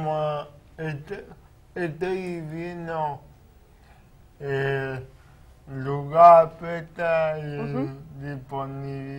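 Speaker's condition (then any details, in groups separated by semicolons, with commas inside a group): Cerebral palsy; cerebral palsy from birth, delivery injury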